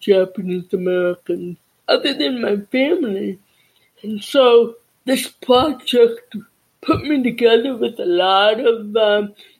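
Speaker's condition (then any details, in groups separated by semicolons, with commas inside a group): Deafness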